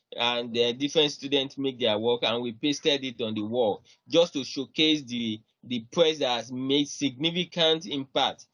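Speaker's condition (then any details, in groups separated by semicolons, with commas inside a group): No condition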